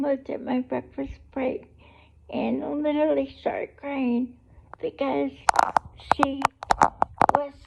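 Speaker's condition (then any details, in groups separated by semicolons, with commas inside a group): Cerebral palsy; able to talk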